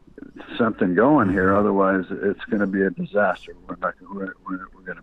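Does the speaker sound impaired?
Yes: Parkinson's disease; earlier radiation for cancer treatment.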